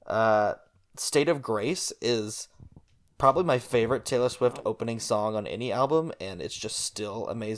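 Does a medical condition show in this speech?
No.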